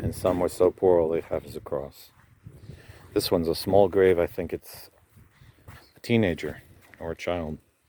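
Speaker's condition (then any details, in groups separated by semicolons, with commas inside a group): No condition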